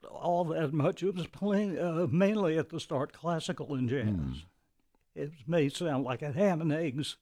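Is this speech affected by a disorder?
Yes: vocal dysphonia; onset while working at KUT radio, attributed to stress, persisted despite efforts, led to leaving KUT; dysphonia still present, raised as the elephant in the room; voice felt like being strangled, host took it as natural speaking style.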